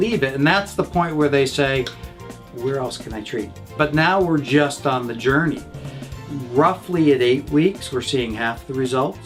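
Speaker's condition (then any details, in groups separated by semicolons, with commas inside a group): No condition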